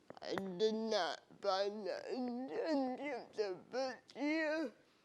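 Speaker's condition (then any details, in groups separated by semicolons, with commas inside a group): Cerebral palsy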